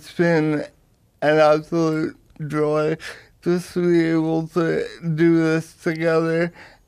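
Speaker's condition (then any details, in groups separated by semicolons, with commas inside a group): Cerebral palsy; power wheelchair user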